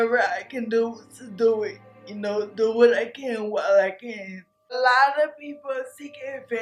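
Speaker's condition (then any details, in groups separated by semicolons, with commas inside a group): Cerebellar ataxia; hereditary spinocerebellar ataxia, cerebellum; progressing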